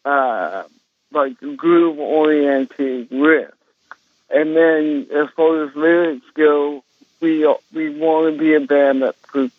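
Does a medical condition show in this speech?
Yes: cerebral palsy; congenital, balance and coordination problems, used walker, walked unassisted near age four, left hand paralyzed; left hand rehabilitated through guitar playing, wide flat guitar neck felt therapeutic; speech affected in childhood, countless speech therapy sessions, now speaks as heard today.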